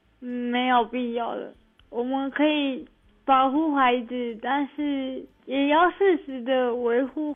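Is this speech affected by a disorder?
Yes: cerebral palsy.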